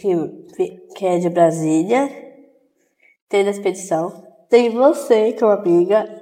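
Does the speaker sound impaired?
Yes: Down syndrome; genetic condition, trisomy 21.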